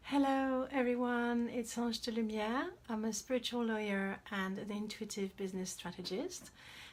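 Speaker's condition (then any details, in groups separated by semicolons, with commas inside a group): No condition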